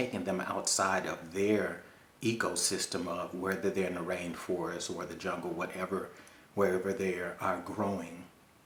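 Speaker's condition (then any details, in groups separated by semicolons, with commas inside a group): No condition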